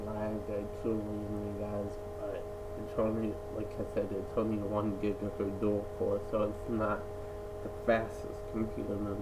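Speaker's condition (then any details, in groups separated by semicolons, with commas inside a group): Cerebral palsy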